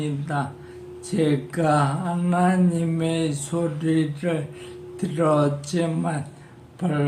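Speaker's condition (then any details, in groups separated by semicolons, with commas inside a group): Parkinson's disease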